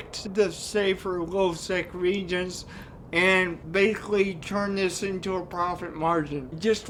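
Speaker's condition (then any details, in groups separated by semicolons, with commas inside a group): Cerebral palsy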